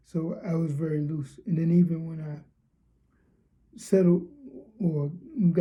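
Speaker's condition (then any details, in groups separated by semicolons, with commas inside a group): Cerebral palsy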